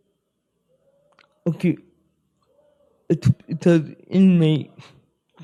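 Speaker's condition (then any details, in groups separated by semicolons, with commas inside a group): Spastic cerebral palsy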